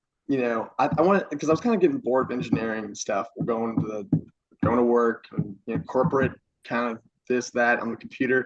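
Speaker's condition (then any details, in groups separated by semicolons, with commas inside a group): No condition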